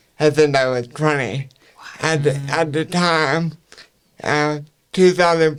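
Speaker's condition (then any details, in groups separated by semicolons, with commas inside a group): Cerebral palsy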